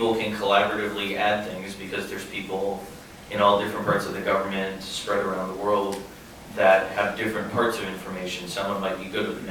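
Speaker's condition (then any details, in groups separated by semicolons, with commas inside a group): No condition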